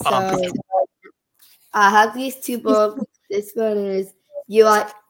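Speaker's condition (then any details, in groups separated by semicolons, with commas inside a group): Down syndrome; age 14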